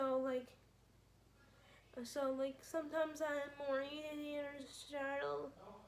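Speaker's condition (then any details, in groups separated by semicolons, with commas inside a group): Spastic quadriplegic cerebral palsy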